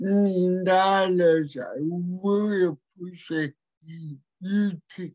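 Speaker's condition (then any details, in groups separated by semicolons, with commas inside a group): Cerebral palsy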